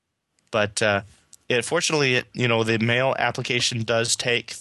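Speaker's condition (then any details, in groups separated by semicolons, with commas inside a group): No condition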